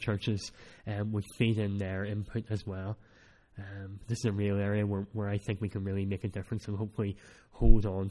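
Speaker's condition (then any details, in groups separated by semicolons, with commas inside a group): Cleft palate; speech not that clear at times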